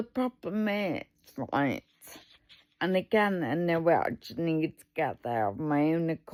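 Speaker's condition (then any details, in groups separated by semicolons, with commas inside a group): Multiple sclerosis; foot splints; 13 years since diagnosis, vagus nerve stimulation; word substitution, coughs when crumbly bread gets in throat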